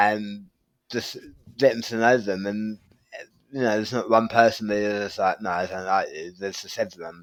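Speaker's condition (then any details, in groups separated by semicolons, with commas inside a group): Tongue cancer surgery; right-side tongue surgery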